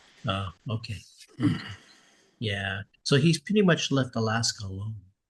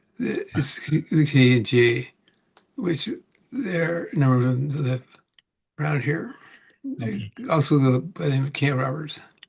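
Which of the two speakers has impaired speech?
The second: Parkinson's; about 18 years since onset.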